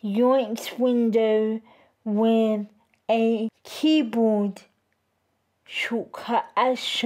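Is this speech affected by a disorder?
Yes: cerebral palsy.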